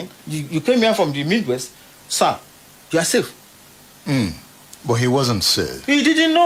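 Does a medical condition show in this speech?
No.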